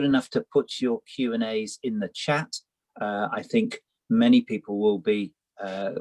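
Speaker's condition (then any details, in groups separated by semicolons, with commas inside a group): No condition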